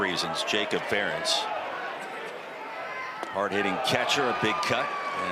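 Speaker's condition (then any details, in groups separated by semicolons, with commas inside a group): No condition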